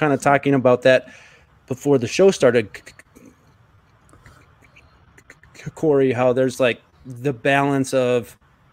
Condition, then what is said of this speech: Stuttering. Well, you know, with the before we get started here, I just wanted to tell everybody that's watching or listening that I'm a person who stutters.